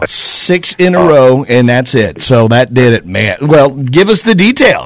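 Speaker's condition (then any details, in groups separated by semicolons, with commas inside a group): No condition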